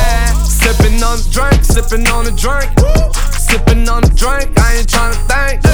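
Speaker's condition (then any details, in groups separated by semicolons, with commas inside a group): No condition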